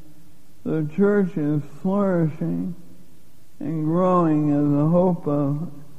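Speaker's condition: Lou Gehrig's disease; given 3 to 5 years to live

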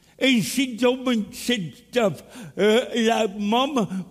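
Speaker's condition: Cerebral palsy; from birth

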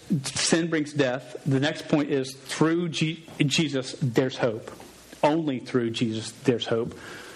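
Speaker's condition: Stutter; sometimes unable to say own name in public; repeated sounds

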